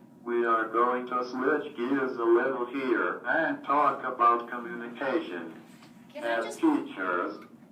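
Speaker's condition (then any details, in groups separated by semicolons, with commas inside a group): Cerebral palsy, athetoid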